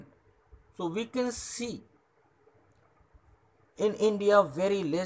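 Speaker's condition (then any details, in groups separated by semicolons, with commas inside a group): No condition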